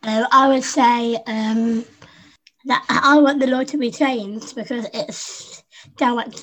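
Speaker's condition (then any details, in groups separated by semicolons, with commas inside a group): Down syndrome; adult woman, 25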